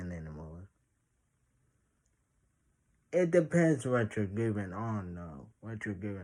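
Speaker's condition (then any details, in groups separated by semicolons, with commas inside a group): Traumatic brain injury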